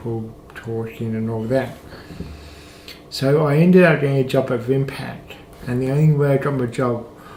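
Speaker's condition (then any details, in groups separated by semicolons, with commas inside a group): Cerebral palsy, mild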